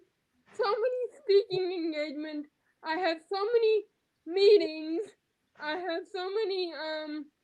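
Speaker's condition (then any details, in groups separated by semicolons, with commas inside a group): Quadriplegic cerebral palsy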